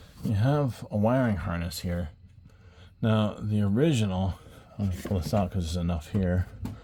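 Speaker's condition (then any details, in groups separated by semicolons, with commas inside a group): No condition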